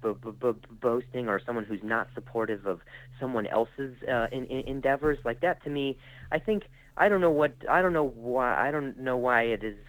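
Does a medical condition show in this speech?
Yes: stutter; acquired stutter after traumatic brain injury and concussion from freak softball injury, motor skills also affected; stutters now, tells audiences early about the stutter to put them at ease; stuttered speech; here repeated sounds.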